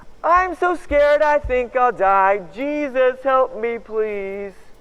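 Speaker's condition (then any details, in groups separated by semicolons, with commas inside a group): No condition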